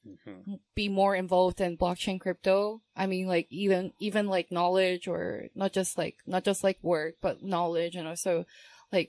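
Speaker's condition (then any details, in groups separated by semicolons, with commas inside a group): No condition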